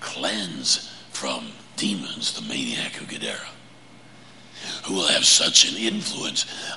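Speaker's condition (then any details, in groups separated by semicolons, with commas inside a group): Laryngeal cancer; vocal cord cancer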